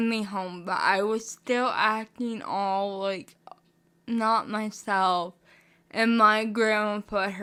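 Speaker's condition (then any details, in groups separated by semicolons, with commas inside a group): Spastic cerebral palsy, mixed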